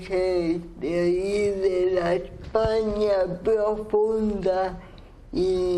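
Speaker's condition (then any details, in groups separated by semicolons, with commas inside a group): Cerebral palsy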